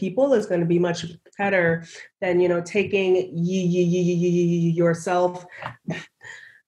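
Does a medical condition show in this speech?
Yes: stuttering; described as a speech impediment; has a slight cold during the recording; stutters on stage and on camera; here repeated sounds.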